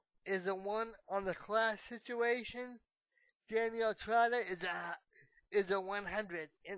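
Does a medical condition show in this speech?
Yes: cerebral palsy.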